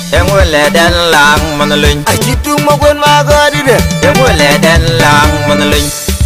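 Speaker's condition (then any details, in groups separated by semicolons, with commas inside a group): No condition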